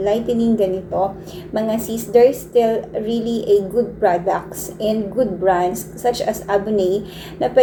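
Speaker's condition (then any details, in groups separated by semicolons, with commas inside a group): No condition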